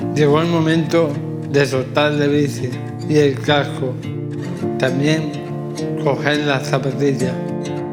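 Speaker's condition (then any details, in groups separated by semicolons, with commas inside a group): Amyotrophic lateral sclerosis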